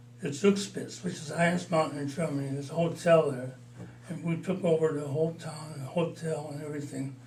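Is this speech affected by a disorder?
Yes: Parkinson's disease; mild, about four years.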